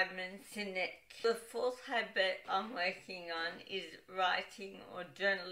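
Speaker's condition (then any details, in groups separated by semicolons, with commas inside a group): Cerebral palsy, dystonic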